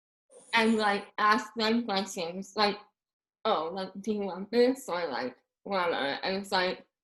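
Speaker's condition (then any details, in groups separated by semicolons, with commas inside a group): Moebius syndrome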